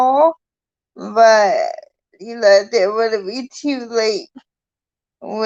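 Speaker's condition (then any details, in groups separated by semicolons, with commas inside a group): Cerebral palsy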